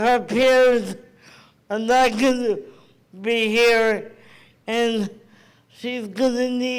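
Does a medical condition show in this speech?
Yes: cerebral palsy.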